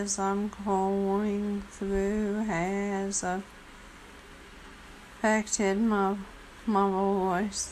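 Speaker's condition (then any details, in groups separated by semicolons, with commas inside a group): Functional neurological disorder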